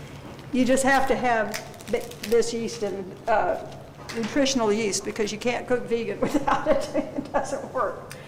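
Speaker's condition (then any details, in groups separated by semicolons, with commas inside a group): No condition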